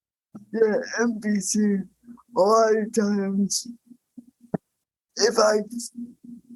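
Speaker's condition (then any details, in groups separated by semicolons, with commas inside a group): Cerebral palsy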